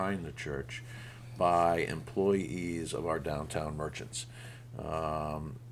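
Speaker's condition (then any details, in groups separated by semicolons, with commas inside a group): No condition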